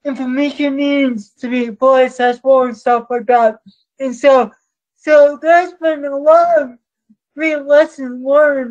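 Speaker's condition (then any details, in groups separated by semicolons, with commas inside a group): Cerebral palsy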